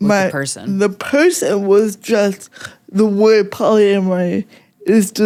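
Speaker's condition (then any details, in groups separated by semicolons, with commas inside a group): Cerebral palsy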